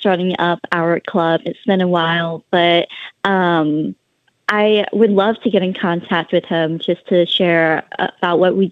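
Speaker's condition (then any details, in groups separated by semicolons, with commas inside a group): Cleft lip and palate; cleft lip and cleft palate from birth, 14 surgeries to repair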